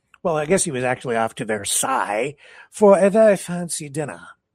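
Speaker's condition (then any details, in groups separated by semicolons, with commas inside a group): No condition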